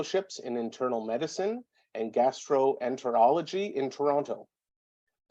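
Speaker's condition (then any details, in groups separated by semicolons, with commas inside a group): No condition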